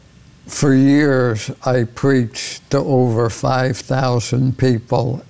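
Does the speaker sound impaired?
Yes: ALS; progressive neurodegenerative disease causing loss of muscle control, initial prognosis 2 to 5 years; diagnosed over 10 years ago, beyond 11 years now.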